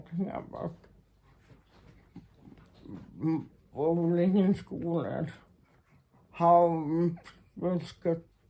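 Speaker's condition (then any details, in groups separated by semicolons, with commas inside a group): Muscular Parkinson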